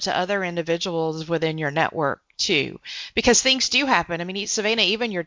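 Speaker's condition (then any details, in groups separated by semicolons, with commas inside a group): No condition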